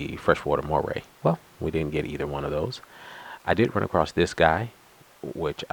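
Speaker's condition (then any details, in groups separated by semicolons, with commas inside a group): No condition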